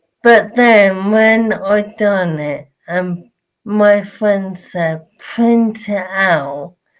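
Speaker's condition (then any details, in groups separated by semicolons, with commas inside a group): Motor neurone disease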